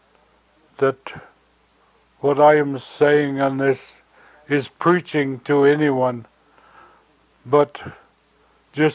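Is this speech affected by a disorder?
Yes: stroke; stroke at age 78, trembling hands, fell and broke hip, arterial aneurysm found on x-rays, surgery; convalescing at home after aneurysm surgery, could not walk for a while, even with walker; slurred speech after stroke, hard time finding words, shaky voice.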